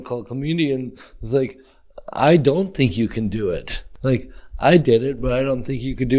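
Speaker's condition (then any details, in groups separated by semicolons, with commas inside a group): Cerebral palsy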